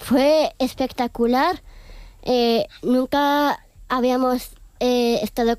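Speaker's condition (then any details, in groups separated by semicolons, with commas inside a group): Down syndrome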